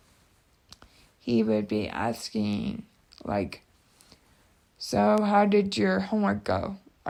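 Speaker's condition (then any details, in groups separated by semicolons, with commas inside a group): Cerebral palsy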